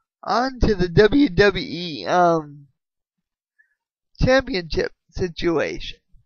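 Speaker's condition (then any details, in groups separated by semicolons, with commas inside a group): Cerebral palsy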